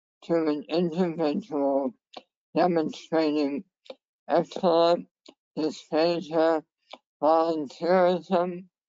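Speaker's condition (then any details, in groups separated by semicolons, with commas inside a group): Head and neck cancer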